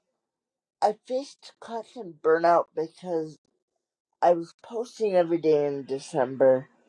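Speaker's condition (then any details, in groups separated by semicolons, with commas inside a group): Cerebral palsy; wheelchair user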